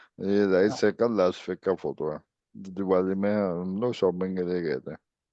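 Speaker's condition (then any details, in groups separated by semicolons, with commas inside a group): ALS; speech improved a little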